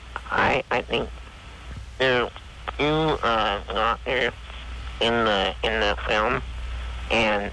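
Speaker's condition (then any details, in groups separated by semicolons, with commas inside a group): Spinal muscular atrophy; more severe form, Werdnig-Hoffmann rather than Kugelberg-Welander, wheelchair user, operates wheelchair by touchpad; lying down during call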